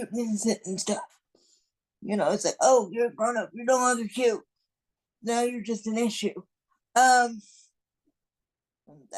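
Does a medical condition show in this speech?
Yes: cerebral palsy.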